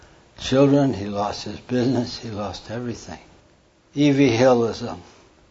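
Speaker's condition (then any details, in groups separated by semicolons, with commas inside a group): Parkinson's; hand tremor during talk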